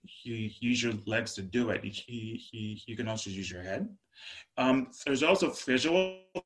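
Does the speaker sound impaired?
Yes: stutter; stutter since childhood, bad at ages six to nine; still has a stutter; here repeated sounds, repeated words.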